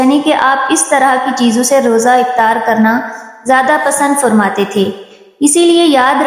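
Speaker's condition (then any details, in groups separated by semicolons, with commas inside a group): No condition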